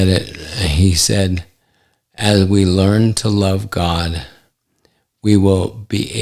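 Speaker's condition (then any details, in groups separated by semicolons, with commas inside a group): ALS; affects hand function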